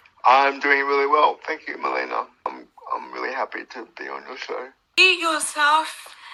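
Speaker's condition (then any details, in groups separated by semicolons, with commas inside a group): Cerebral palsy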